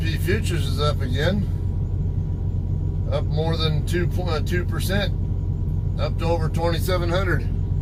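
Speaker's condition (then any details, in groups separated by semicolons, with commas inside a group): No condition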